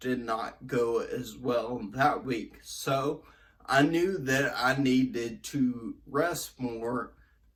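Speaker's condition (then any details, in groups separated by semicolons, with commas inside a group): Brain injury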